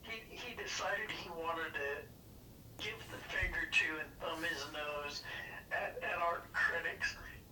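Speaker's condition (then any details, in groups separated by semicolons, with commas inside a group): Parkinson's disease; deep brain stimulation both sides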